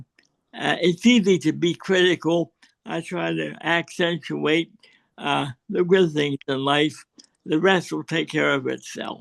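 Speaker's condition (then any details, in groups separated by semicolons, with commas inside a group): Cerebral palsy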